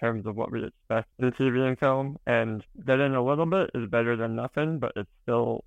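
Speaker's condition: Spinal muscular atrophy

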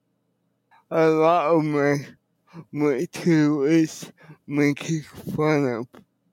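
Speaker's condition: Cerebral palsy; wheelchair user

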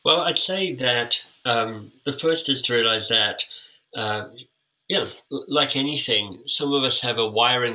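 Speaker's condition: Cleft lip and palate; orthodontic treatment

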